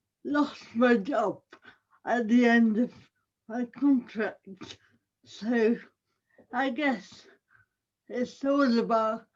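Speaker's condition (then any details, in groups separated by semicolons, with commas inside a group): Cerebral palsy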